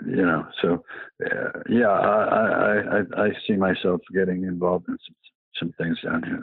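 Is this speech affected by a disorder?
Yes: Parkinson's; past cancer.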